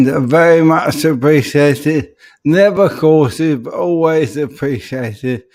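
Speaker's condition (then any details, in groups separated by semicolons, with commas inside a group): ALS; voice may sound peculiar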